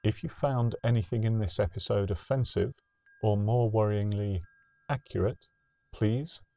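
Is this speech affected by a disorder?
No.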